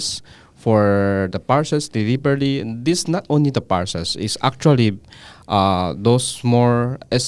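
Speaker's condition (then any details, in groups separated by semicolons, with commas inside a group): No condition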